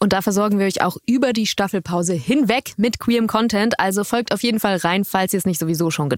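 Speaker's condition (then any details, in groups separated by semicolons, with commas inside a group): No condition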